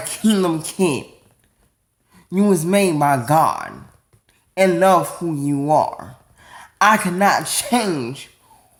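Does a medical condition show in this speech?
Yes: cerebral palsy; atypical speech.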